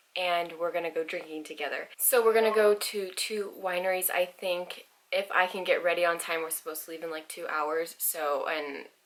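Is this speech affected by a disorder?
No.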